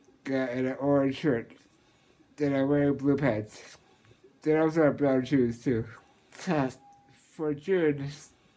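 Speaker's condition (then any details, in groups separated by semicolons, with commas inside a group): Muscular dystrophy, Duchenne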